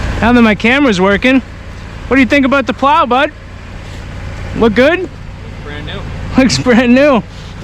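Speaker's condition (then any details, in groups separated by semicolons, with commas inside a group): No condition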